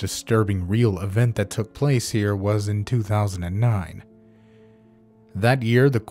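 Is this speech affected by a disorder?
No.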